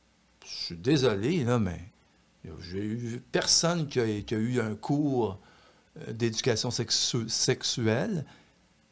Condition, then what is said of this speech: Stuttering. Il faut euh, dire que ça paraît pas.